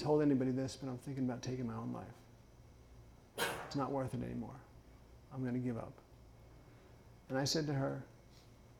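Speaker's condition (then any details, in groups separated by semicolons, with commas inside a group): Parkinson's; speech therapy judged unnecessary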